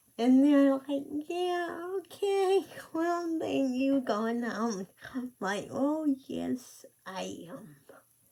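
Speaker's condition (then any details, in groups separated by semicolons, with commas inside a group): Cerebral palsy; speech affected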